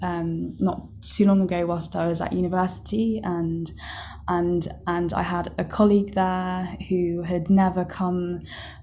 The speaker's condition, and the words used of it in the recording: Stuttering. I use a speech technique, which is all about my breathing.